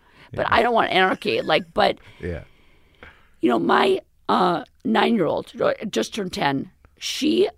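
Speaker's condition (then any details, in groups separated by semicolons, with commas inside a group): Left vocal cord paralysis, left unilateral; permanent left cord, near-fatal pneumonia two years ago, intubation, tracheostomy, feeding tube, steroid injections; current voice temporary after recent surgery, could not talk or swallow during acute illness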